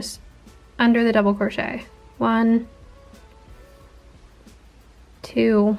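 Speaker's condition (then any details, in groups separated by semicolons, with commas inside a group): No condition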